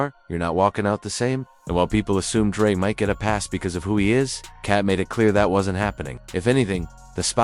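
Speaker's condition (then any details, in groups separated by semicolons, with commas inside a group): No condition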